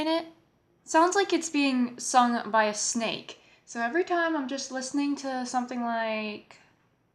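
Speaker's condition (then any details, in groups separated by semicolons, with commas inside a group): No condition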